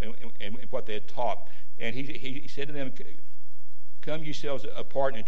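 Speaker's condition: Stuttering; stutter as usual way of talking, recent neck surgery; worse when unwell, mistaken for stroke by Life Squad paramedics; repeated sounds

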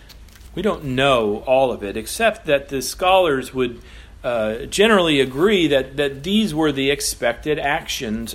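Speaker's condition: No condition

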